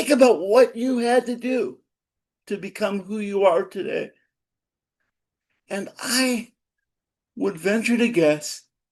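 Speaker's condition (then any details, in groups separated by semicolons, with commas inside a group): Cerebral palsy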